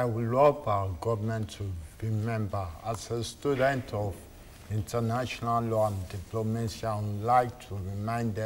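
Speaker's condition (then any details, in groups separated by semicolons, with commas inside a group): Cerebral palsy; articulate, sings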